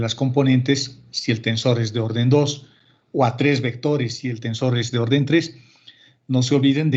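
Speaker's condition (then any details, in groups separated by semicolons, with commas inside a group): No condition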